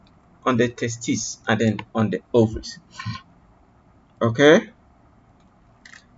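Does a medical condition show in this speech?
No.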